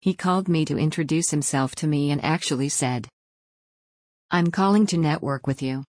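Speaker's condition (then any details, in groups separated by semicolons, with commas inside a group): No condition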